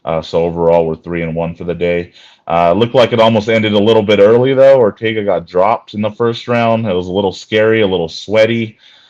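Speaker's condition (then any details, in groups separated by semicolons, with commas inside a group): No condition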